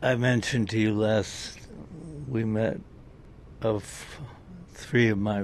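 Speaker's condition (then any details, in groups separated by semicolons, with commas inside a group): Parkinson's disease; deep brain stimulator implanted by Dr. Aviva Abash for severe tremors, diagnosed by Dr. Paul Tuitt; 15 years since diagnosis, tremors stopped by DBS, voice coach for big loud voice, physical therapy; voice no longer booming, vocal cords not engaging, rarely loud or animated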